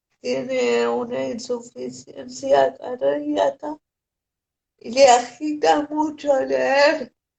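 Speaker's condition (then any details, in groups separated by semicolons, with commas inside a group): Cerebral palsy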